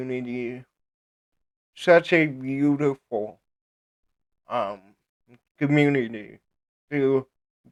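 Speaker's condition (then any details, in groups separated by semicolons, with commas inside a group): Cerebral palsy; speech affected by cerebral palsy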